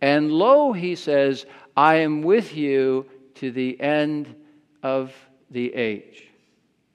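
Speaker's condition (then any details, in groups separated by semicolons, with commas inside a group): No condition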